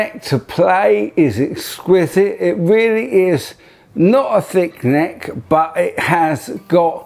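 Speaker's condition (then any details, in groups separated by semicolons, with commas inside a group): ALS; speech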